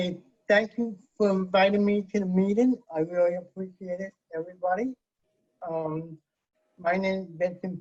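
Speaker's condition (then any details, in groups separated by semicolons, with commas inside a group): Cerebral palsy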